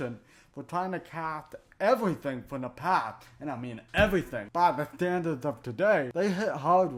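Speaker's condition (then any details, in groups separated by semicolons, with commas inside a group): Cerebral palsy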